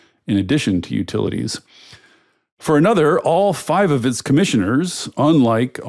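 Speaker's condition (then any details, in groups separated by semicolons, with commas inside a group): No condition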